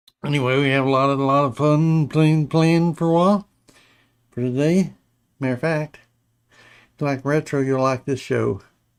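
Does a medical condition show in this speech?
Yes: Parkinson's disease.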